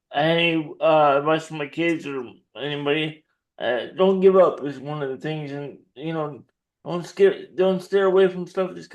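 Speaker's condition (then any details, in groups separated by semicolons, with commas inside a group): Cerebral palsy; dexterity issue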